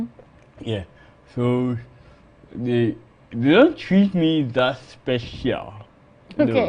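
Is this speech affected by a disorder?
Yes: cerebral palsy.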